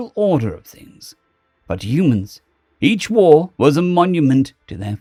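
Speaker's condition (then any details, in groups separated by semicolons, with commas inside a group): No condition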